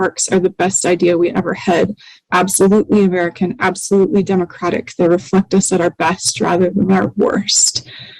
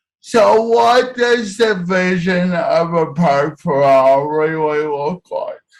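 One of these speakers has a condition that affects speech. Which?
The second: cerebral palsy.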